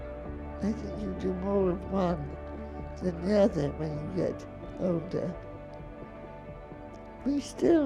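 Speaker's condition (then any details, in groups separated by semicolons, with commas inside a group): Pompe disease, late onset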